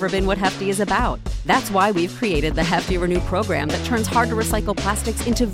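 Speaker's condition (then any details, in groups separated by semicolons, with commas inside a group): No condition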